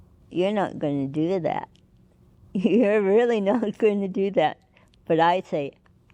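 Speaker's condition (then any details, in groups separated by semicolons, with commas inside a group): Cerebral palsy; could not speak or move as child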